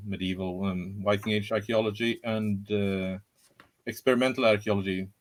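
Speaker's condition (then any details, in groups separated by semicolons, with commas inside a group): No condition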